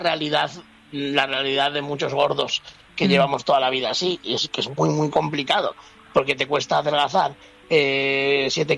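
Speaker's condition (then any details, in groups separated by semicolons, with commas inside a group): No condition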